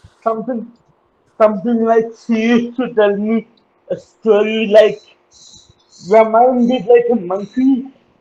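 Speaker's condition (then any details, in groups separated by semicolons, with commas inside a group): Cerebral palsy; uses wheelchair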